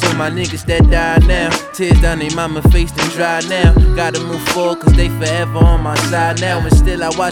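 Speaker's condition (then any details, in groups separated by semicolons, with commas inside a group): No condition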